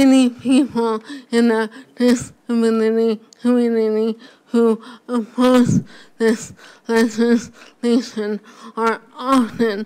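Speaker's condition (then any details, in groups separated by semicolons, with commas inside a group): Primary lateral sclerosis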